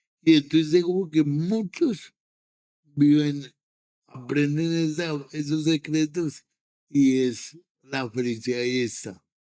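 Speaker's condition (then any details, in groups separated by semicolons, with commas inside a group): Cerebral palsy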